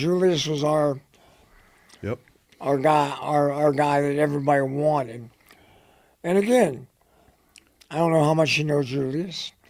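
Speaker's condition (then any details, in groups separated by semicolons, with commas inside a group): Head and neck cancer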